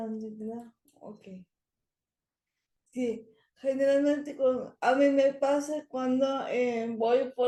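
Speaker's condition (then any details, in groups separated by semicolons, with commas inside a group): Cerebral palsy; from birth, walks with orthopedic aid; speech not very good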